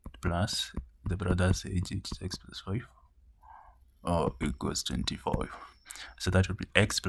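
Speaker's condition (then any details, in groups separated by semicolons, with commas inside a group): No condition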